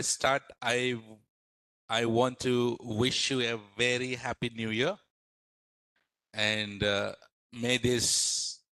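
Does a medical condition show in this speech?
No.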